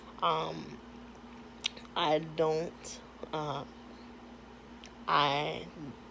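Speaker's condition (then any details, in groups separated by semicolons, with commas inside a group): Cerebral palsy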